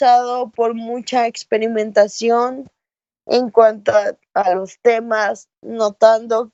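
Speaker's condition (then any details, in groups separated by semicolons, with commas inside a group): Cerebral palsy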